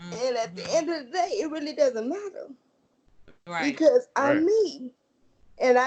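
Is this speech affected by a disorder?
Yes: cerebral palsy.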